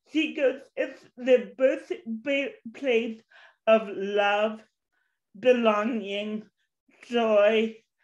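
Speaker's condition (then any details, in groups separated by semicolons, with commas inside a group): Cerebral palsy; since birth, walks with walker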